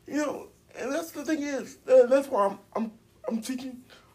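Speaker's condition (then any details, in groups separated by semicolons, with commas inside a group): Cerebral palsy; uses wheelchair, age 42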